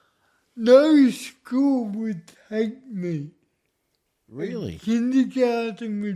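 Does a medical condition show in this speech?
Yes: cerebral palsy; speech noticeably affected.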